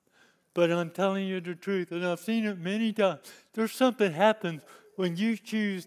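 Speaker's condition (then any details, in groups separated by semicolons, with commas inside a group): Cerebral palsy; lifelong disability since youth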